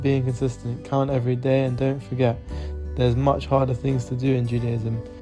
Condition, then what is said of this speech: No condition.